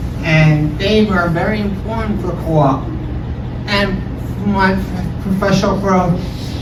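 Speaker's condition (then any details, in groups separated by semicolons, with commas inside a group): Cerebral palsy; with hearing loss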